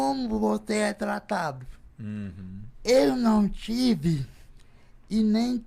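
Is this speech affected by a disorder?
Yes: cerebral palsy.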